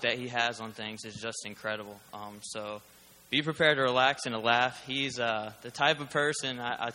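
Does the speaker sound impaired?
No.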